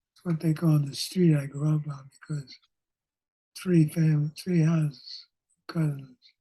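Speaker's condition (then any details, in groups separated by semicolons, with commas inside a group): Parkinson's disease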